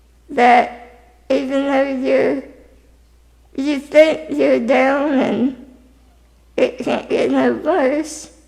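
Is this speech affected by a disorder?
Yes: spinal muscular atrophy type 2.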